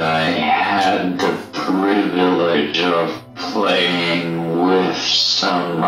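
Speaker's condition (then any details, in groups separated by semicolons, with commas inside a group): ALS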